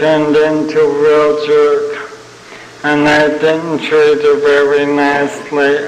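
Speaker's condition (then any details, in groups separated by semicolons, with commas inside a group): ALS (Lou Gehrig's disease); young onset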